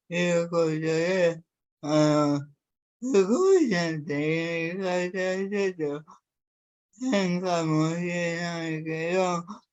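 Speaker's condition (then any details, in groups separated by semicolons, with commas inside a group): Cerebral palsy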